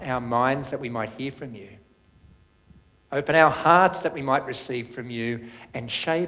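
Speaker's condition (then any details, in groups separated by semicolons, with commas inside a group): No condition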